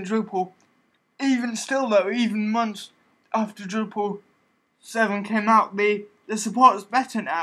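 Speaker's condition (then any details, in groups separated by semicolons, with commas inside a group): Cerebral palsy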